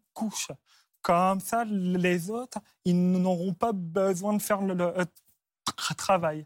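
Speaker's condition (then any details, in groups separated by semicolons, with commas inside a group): Stuttering; onset at about age 4 after grandmother's throat cancer, fluent before, once misdiagnosed as Gilles de la Tourette; no attempts to control stuttering; part-word and word repetitions, frequent euh fillers; prolonged sounds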